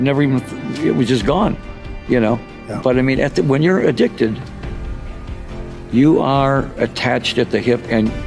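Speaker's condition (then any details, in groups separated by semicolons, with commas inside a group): No condition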